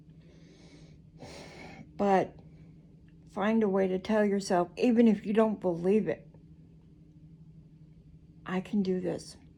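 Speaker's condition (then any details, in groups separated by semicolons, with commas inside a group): Cerebral palsy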